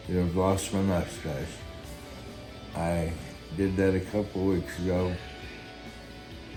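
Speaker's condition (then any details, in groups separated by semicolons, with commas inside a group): Guillain-Barré syndrome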